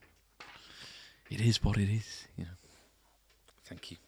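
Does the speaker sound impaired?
No.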